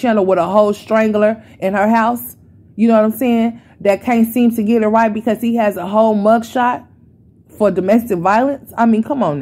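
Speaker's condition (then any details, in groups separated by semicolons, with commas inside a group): No condition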